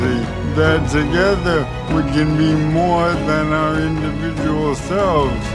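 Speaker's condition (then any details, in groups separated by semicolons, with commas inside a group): ALS, speech-generating device; tracheotomy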